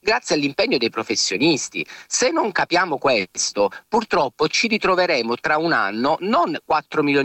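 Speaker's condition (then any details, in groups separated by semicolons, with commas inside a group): No condition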